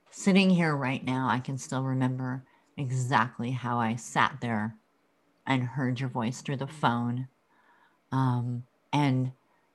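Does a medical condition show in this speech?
Yes: cleft lip and palate.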